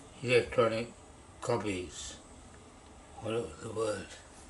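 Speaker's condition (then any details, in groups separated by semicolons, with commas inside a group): Parkinson's disease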